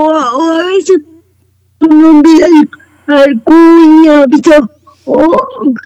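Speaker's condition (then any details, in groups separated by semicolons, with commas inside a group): Cerebral palsy; wheelchair user, some leg movement, more mobility as child, never walked with canes, needs assistance; no seizures, no medication; voice and way of speaking affected by cerebral palsy, per host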